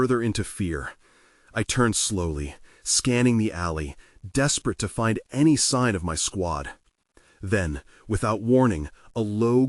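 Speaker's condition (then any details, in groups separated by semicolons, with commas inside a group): No condition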